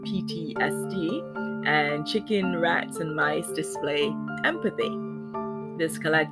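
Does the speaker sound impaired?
No.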